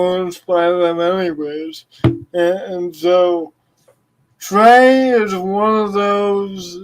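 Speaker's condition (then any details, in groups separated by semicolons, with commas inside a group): Cerebral palsy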